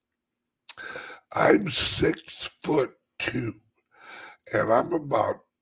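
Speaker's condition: Chronic voice problem; stiff voice box

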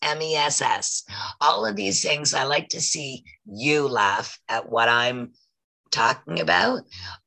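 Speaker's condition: Voice loss after throat polyp; polyp from years of singing and talking blocked throat

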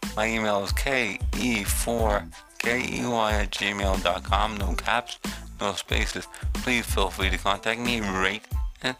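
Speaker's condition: Cerebral palsy; pre-op sedatives

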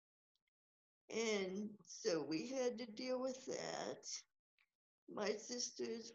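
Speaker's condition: Cerebral palsy; age 32, wheelchair user

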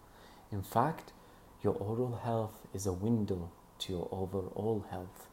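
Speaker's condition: No condition

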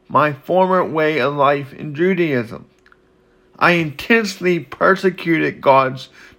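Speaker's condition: Cerebral palsy

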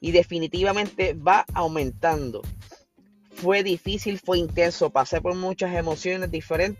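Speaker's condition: No condition

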